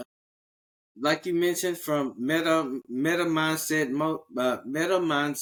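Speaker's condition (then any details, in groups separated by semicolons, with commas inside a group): No condition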